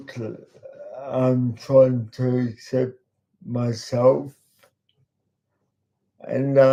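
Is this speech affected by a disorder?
Yes: cerebral palsy; talks slowly.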